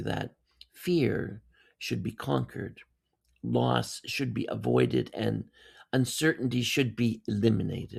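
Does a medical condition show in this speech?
No.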